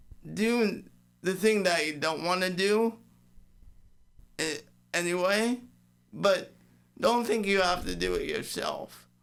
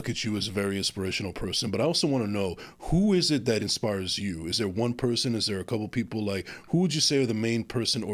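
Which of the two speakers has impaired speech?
The first: cerebral palsy; clenched fist, unsteady walk; occupational, physical and speech therapy, speaking coach; occasional speech trouble, improving, voice struggles.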